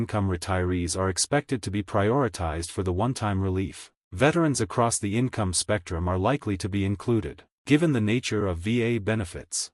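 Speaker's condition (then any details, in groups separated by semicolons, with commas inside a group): No condition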